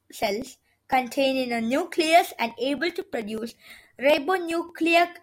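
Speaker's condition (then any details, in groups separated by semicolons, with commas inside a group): No condition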